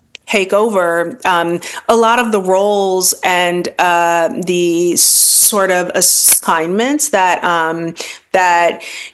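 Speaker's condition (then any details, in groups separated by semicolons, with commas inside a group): Stuttering; lifelong stuttering; pursues public speaking to face fear of talking, still stutters, feels vulnerable on podcasts; long-standing fear of talking, past avoidance of carrying conversations, stuttering held back career; prolonged sounds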